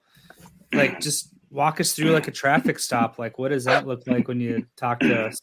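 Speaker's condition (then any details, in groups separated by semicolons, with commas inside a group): No condition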